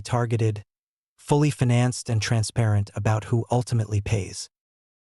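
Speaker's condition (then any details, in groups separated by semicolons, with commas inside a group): No condition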